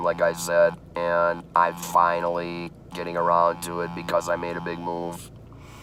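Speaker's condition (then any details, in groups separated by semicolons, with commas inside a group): Laryngeal cancer laryngectomy, electrolarynx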